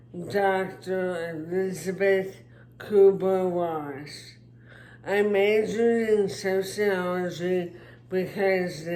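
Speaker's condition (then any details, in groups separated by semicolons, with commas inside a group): Traumatic brain injury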